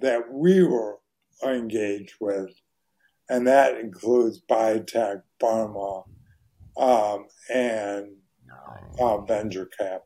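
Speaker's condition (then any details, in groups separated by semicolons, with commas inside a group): ALS; voice very hoarse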